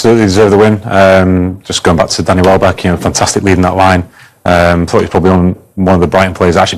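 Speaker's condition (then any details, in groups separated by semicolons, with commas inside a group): No condition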